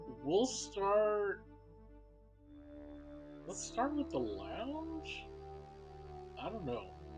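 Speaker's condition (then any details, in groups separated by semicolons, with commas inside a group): No condition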